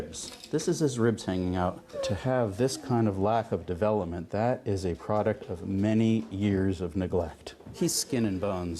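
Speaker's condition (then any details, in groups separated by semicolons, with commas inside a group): No condition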